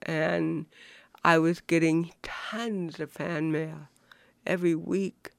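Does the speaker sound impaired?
Yes: cerebral palsy; spinal cord surgery C1 to C7, relearned walking, titanium neck, hearing impaired, affects movement and walking; affects way of talking, intentionally speaks as well as possible, grammatically correct.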